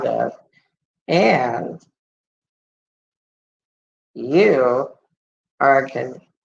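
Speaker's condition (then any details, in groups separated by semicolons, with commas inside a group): Muscular dystrophy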